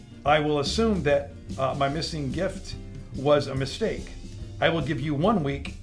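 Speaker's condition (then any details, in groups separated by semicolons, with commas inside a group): No condition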